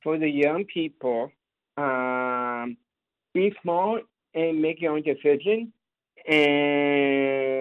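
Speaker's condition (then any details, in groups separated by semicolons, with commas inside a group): Down syndrome; describes self as very capable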